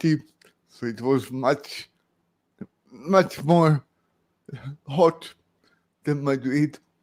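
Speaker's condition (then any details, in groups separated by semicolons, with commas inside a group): Cerebral palsy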